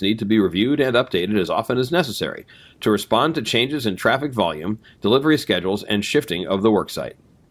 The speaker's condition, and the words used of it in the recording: No condition.